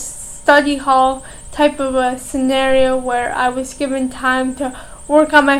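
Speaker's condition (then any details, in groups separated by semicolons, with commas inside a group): Cerebral palsy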